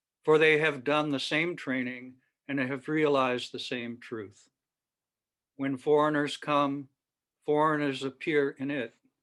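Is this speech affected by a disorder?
No.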